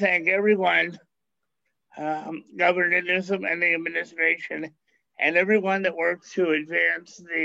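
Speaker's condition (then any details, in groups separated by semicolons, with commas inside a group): Cerebral palsy; limited use of limbs; needs assistance with nearly everything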